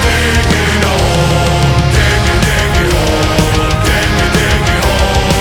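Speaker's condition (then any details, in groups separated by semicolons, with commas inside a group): No condition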